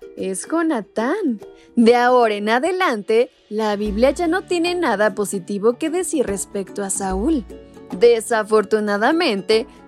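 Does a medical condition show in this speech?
No.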